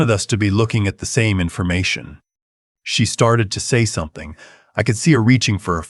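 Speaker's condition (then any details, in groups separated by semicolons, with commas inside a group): No condition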